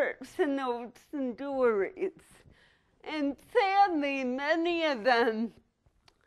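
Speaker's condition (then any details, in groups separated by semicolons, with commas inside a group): Cerebral palsy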